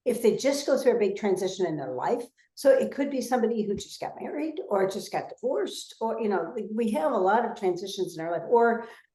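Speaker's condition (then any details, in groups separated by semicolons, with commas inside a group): No condition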